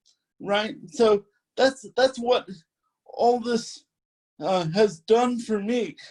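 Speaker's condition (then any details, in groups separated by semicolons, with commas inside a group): Cerebral palsy; spastic type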